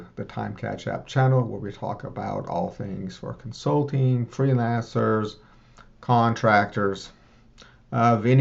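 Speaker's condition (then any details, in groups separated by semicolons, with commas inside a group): No condition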